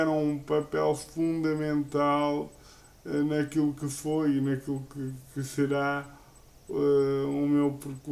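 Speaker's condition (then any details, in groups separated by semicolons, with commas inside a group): Cerebral palsy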